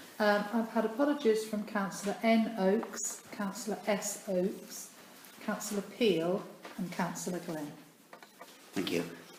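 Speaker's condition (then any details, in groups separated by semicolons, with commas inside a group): No condition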